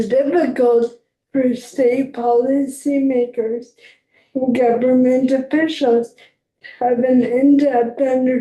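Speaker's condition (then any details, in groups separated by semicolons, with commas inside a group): ALS; voice obviously deteriorating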